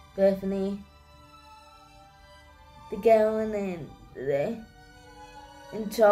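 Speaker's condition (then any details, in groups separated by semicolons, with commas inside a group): Cerebral palsy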